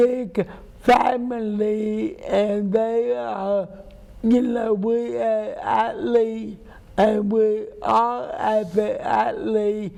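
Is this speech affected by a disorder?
Yes: cerebral palsy; speech impairment.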